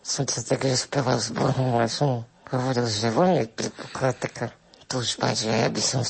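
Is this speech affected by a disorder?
Yes: spinal muscular atrophy with tracheostomy; congenital progressive muscle wasting, onset early childhood, tracheostomy at age 14, ventilator breathing support; had to learn to push ventilator-delivered air up to vocal cords to speak.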